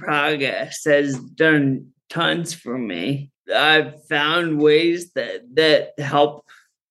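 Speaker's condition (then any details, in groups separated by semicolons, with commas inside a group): Friedreich's ataxia; diagnosed sophomore year of college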